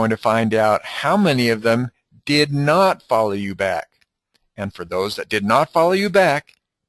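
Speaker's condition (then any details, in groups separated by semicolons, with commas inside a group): No condition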